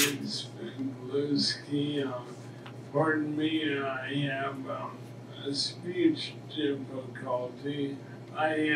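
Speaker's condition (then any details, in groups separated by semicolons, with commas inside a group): ALS; speech difficulty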